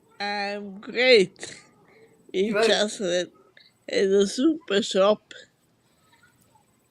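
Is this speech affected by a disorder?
Yes: multiple sclerosis.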